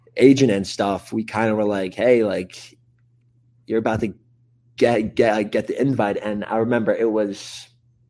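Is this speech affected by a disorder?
Yes: stutter; lifelong stutter since childhood, took 5 or 6 college public speaking courses; stutter not really showing now, per host; here repeated sounds, repeated words.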